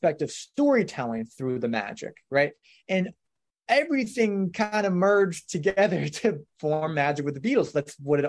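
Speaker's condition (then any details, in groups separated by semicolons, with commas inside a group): No condition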